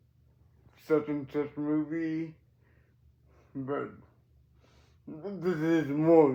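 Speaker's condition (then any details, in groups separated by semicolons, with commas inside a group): Cerebral palsy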